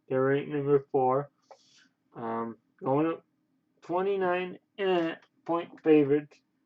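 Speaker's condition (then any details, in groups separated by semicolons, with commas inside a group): Cerebral palsy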